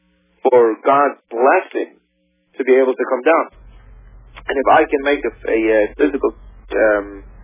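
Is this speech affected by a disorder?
No.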